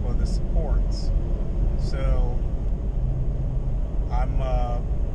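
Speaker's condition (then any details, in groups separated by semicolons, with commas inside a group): No condition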